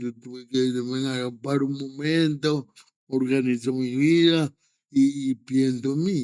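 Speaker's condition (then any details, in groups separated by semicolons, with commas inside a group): Cerebral palsy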